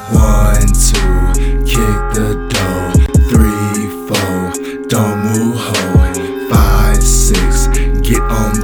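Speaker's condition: No condition

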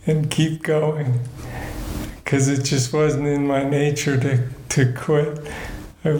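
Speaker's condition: Parkinson's disease; reduced control of body functions

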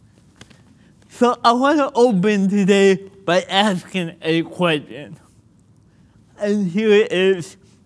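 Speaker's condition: Cerebral palsy; cord around neck

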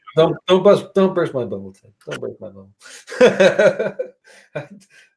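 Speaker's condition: No condition

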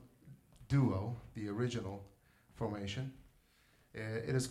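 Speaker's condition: No condition

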